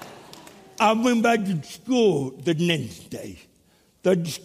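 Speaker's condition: Cerebral palsy; speech impediment

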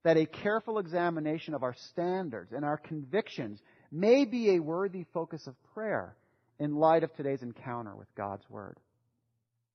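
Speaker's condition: No condition

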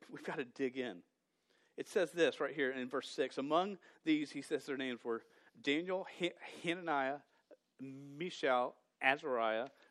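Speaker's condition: Stuttering; long-standing stutter, present over 24 years, once fought calling to teach because unable to talk; stammers when nervous; repeated sounds, prolonged sounds

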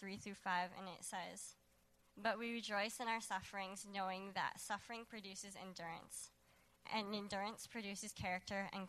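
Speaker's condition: Cleft lip and palate

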